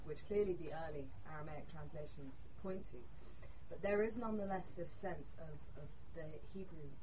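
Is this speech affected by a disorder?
No.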